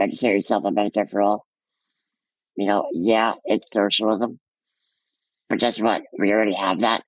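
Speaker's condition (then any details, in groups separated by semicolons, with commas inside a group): Muscular dystrophy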